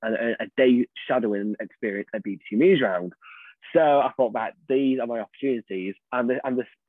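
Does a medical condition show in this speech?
Yes: stammer; stammer since about age 4 to 5, severe in school, speech and language therapy at 16 to 17; less prominent than before, still speaks a bit fast, more prominent in high pressure situations like ordering; stammers on own last name and lemonade, worse speaking fast, fluent in character as Lumiere; here repeated sounds.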